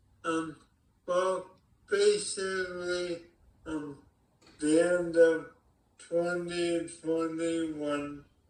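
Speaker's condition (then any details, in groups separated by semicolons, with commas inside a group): ALS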